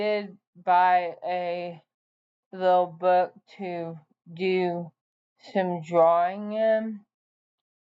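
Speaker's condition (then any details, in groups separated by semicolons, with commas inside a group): ALS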